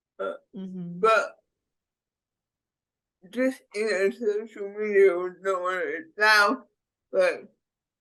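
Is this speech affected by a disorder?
Yes: cerebral palsy; speech impediment.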